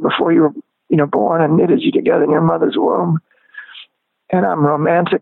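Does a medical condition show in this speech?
Yes: spasmodic dysphonia; onset at peak of singing career, gradual, vocal cord, diagnosed 2-3 years after band ended, examined by throat camera; voice lost power, progressively weaker, lost vocal control, range shrank high and low, lost singing ability.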